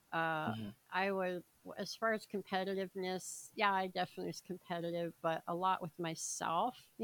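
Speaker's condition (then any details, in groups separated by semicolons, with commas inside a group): Cleft palate, severe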